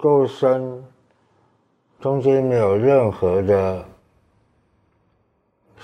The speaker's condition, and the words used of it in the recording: Tongue cancer surgery. 切除了三分之二的右舌，補了舌瓣，飲食、說話都受到影響。